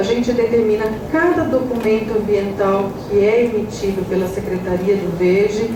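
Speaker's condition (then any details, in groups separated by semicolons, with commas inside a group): No condition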